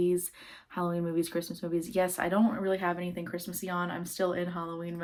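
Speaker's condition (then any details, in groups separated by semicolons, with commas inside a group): No condition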